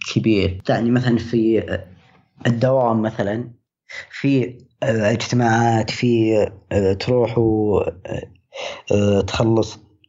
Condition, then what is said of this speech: Stuttering. وبنفس الوقت قاعد آه، أعاني من ناحية التأتأة ومن ناحية آه، التواصل مع الناس